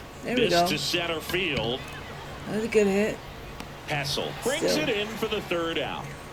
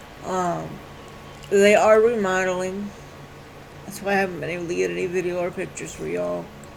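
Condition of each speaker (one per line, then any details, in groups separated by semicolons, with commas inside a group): No condition
Cerebral palsy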